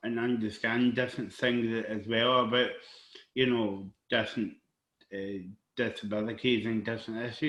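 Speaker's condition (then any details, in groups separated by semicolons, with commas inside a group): Cerebral palsy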